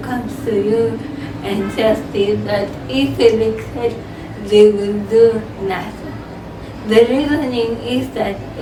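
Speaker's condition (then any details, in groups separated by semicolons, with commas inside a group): Cerebral palsy; from birth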